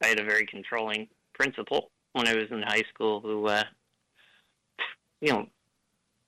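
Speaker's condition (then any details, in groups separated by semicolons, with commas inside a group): Duchenne muscular dystrophy; diagnosed at age 3, power chair since about age 10, no ventilator earlier in life; ventilator may be audible, speech cadence slightly different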